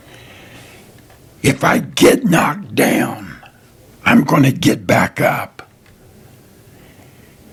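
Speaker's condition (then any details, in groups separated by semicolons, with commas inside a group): Throat cancer survivor; tracheostomy tube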